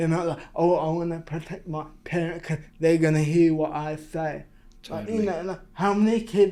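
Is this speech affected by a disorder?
Yes: cerebral palsy.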